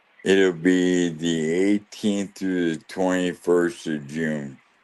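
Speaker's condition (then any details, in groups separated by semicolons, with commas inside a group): ALS; right side and left hand weakness, cane, leg brace; losing speech and swallowing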